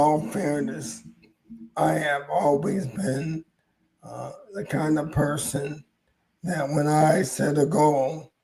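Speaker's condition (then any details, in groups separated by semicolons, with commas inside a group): ALS; hoarse voice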